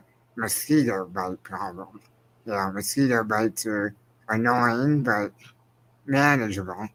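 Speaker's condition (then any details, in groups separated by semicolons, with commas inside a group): Spinal muscular atrophy; progressive, wheelchair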